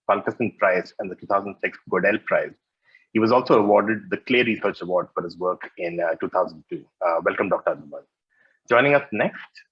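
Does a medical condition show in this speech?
No.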